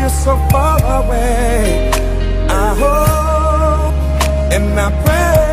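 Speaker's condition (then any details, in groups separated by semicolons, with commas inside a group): No condition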